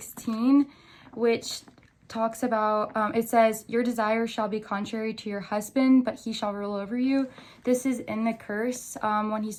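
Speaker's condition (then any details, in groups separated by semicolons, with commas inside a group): No condition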